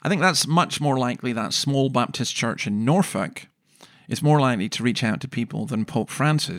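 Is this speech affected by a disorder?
No.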